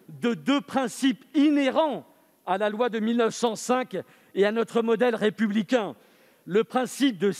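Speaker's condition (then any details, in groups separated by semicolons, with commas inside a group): No condition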